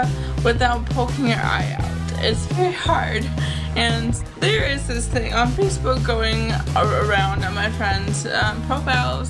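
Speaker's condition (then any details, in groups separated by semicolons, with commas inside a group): Cerebral palsy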